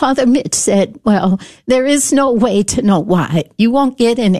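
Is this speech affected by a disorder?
Yes: spasmodic dysphonia; brain condition, muscles miscoordinate, care at UT Health Science Center, speech therapists; uses speech therapy techniques, careful breathing to project voice; voice problem, speech gets out of whack, still able to speak if careful.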